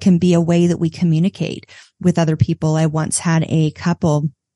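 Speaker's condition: No condition

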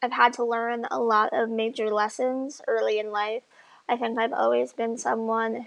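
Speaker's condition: Bilateral cleft lip and palate; from birth, very wide cleft of lip, nose and palate, quite a few repair surgeries

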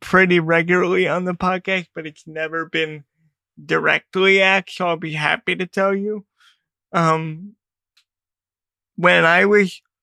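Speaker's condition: Cerebral palsy; disability school ages 3 to 6

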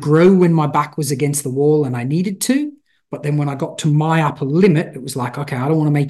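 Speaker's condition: No condition

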